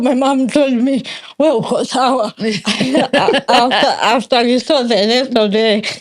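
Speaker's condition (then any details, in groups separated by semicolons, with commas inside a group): Cerebral palsy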